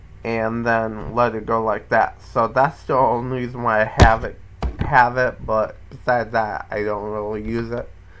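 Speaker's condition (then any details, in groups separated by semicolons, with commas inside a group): Cerebral palsy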